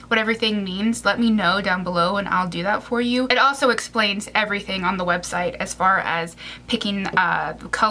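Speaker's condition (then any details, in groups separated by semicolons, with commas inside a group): No condition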